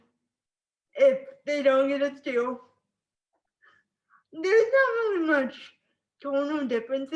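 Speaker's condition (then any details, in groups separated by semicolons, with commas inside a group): Spastic cerebral palsy; can speak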